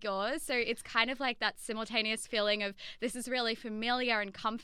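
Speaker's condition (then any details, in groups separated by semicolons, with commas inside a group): No condition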